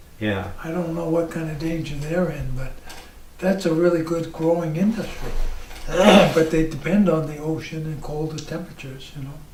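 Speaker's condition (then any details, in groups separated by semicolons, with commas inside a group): ALS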